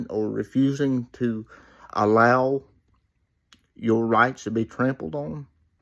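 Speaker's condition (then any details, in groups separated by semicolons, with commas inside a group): Cerebral palsy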